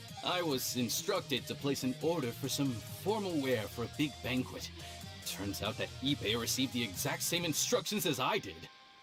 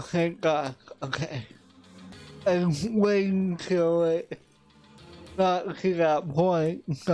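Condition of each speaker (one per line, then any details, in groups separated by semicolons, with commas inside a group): No condition
Cerebral palsy; affects voice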